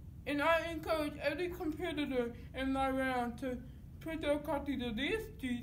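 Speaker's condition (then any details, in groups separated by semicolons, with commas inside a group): Cerebral palsy; dystonic type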